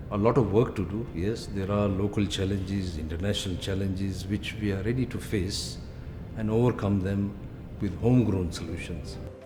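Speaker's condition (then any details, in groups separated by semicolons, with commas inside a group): No condition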